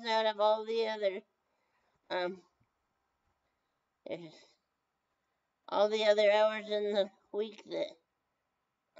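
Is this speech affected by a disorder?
Yes: brain injury.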